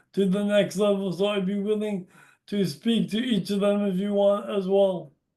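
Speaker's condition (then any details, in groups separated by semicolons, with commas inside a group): Brain injury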